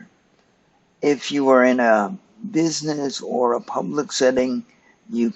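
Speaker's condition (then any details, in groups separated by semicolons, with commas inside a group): Cerebral palsy; stiff muscles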